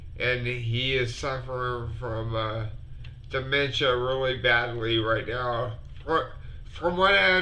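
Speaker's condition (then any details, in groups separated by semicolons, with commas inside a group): Multiple sclerosis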